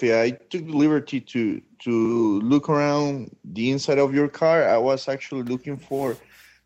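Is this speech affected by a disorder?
No.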